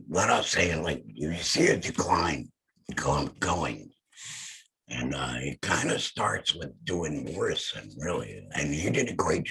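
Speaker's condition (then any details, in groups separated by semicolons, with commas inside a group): Head and neck cancer; laryngectomy; voice lost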